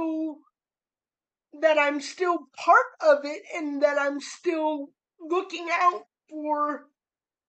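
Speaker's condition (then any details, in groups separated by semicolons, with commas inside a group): Cerebral palsy; spastic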